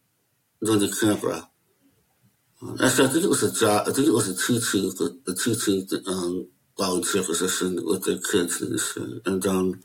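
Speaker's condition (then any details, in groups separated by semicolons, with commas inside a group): Möbius syndrome; affects hearing and eyesight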